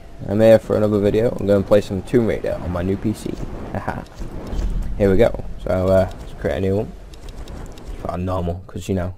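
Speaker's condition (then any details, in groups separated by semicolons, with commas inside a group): No condition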